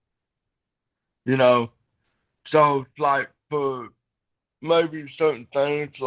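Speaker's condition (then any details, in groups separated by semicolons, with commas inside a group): Cerebral palsy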